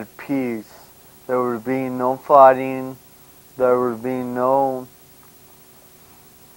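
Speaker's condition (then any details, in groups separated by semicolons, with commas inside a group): Brain injury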